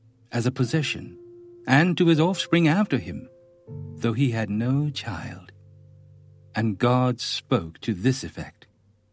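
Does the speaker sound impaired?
No.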